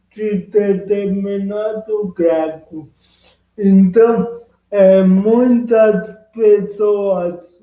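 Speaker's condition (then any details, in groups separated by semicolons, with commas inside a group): Cerebral palsy; present from birth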